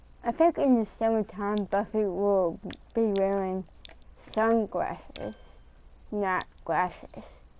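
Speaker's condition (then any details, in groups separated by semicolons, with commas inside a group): Cerebral palsy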